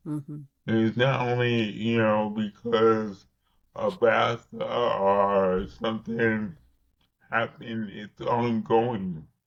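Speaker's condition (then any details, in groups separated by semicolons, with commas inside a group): Cerebral palsy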